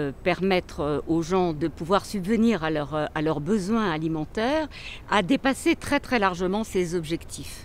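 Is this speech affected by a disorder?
No.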